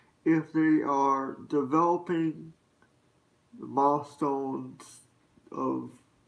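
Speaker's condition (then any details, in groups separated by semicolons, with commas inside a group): Spastic quadriplegic cerebral palsy; severe, ongoing physical and occupational therapy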